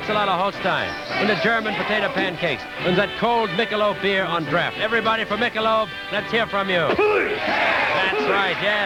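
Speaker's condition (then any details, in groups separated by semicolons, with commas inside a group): No condition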